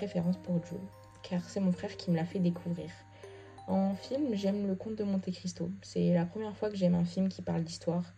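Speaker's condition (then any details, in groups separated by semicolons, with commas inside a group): No condition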